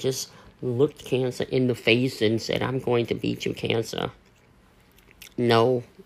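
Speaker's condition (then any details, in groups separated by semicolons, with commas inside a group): Cleft lip and palate; voice a little raspy early in the morning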